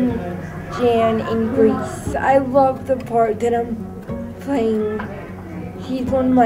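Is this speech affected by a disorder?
Yes: cerebral palsy.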